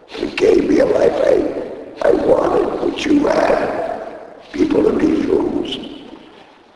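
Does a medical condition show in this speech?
Yes: laryngectomy; speaks using device in throat, needs thumb to talk.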